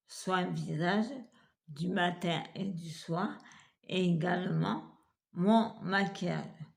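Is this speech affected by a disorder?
Yes: multiple sclerosis; wheelchair, hand difficulties.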